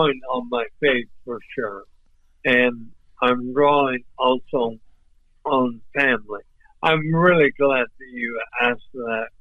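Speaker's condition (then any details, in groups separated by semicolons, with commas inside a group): ALS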